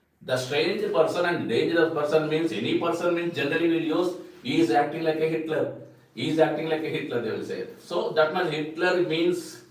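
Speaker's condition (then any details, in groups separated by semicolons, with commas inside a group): No condition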